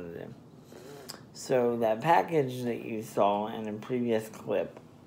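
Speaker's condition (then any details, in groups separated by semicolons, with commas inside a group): Spastic diplegia cerebral palsy; spastic diplegia, uses wheelchair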